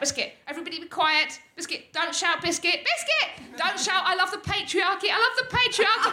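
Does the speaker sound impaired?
Yes: Tourette's syndrome; neurological, uncontrollable motor and vocal tics, wheelchair user, cannot stand; long-standing; frequent shouted vocal tics, involuntary swearing, random phrases, cannot stay on script.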